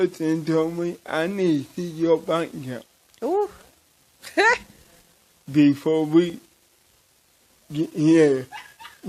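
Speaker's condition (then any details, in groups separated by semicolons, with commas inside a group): Cerebral palsy; from birth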